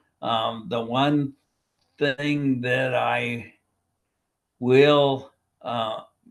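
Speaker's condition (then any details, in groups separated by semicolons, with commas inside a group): Primary lateral sclerosis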